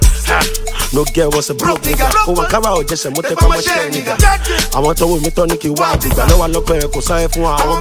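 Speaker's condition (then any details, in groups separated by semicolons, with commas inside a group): No condition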